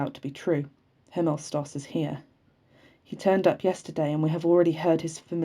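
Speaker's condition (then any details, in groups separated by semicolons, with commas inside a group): No condition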